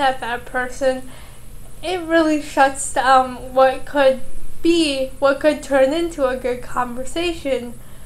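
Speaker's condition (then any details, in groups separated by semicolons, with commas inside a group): Cerebral palsy, mild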